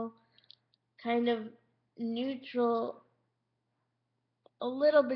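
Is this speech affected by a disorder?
Yes: cerebral palsy.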